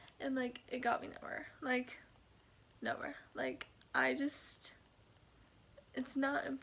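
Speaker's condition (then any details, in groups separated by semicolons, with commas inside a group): Cerebral palsy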